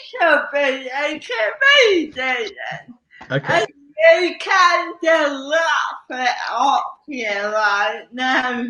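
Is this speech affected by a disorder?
Yes: cerebral palsy; slow speech.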